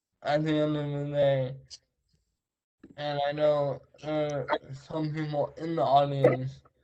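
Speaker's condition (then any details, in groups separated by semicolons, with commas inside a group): Traumatic brain injury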